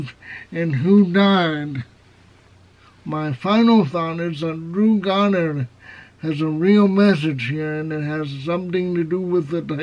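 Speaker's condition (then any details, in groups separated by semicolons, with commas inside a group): Cerebral palsy, spastic, severe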